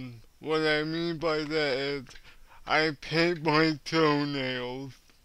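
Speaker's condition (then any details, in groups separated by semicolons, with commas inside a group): Cerebral palsy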